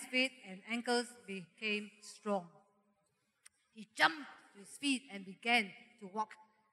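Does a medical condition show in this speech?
No.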